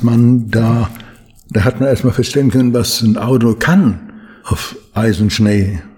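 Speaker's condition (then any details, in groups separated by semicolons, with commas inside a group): Parkinson's disease; slowed movements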